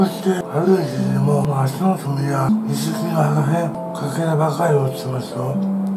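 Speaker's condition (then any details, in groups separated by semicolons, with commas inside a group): Tongue cancer, partial glossectomy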